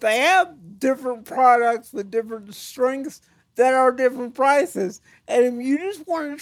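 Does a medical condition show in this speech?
Yes: cerebral palsy; types with one finger, chronic pain.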